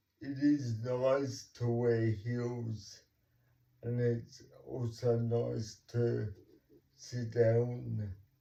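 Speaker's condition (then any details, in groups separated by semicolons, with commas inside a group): Cerebral palsy; from birth, oxygen loss at delivery; talks slowly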